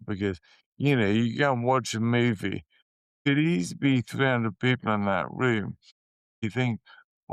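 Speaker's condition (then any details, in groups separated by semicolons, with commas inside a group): Motor neurone disease; slurred speech, dysarthria, increasing difficulty forming words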